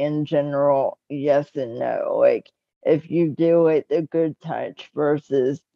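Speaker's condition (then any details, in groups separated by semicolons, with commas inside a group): Cerebral palsy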